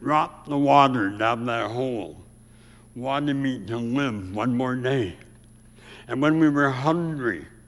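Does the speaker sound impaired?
Yes: severe speech impediment; about age 84.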